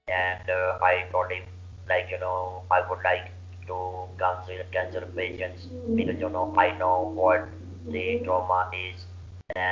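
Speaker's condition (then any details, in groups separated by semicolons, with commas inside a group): Laryngeal cancer surgery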